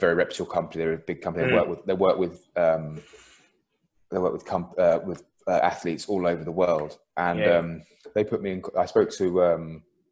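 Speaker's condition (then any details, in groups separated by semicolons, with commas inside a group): Stutter; worsened markedly during period of severe anxiety and paranoia; on antidepressants, psychotherapy with therapist in Bristol funded by RPA, after Cognacity consultation, improving; stuttering increased a lot when anxiety symptoms were at their worst; repeated sounds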